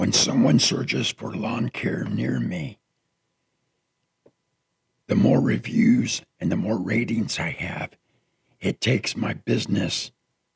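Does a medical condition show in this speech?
Yes: partial laryngectomy after throat cancer; half of larynx removed.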